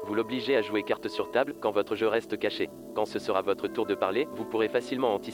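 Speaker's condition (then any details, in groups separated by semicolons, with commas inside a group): No condition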